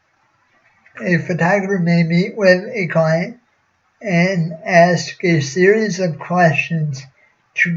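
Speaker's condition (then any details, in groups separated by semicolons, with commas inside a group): Cerebral palsy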